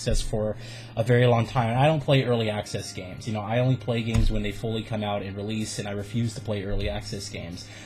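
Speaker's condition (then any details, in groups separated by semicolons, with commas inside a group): No condition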